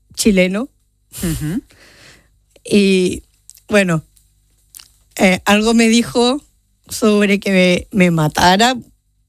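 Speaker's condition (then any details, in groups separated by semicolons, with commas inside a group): Down syndrome; genetic condition, present from birth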